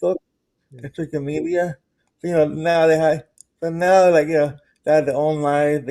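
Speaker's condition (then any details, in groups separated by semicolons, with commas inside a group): Cerebral palsy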